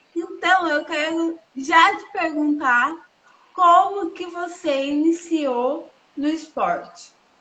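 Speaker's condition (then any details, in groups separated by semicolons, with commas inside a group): Cerebral palsy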